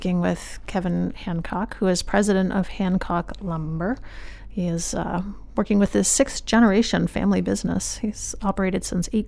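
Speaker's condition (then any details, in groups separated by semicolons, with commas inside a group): No condition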